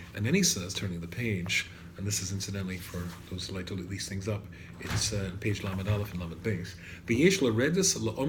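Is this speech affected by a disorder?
No.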